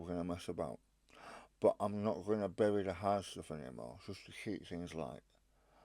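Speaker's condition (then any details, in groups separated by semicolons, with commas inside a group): Stage 4 tongue cancer, hemiglossectomy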